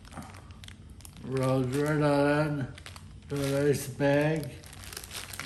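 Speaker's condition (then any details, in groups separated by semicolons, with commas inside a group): Friedreich's ataxia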